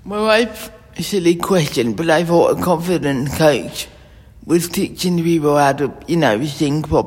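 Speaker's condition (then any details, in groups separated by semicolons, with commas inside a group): Cerebral palsy; fear of kettle tasks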